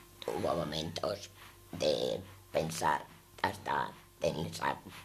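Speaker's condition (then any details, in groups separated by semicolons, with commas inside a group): Total laryngectomy; laryngeal cancer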